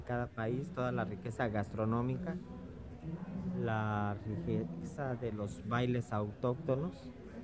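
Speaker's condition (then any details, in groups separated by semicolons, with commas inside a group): No condition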